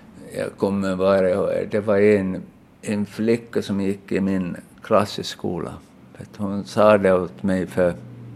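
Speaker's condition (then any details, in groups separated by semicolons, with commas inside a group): Aphasia after brain injury; word-finding difficulty, circumlocution, could not speak at first after injury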